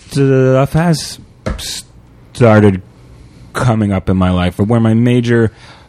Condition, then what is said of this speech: Stuttering. When you're out, or when you're here, and Peter and I both stutter, yeah,